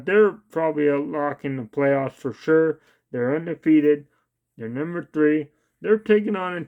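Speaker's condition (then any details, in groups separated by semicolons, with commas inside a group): Cerebral palsy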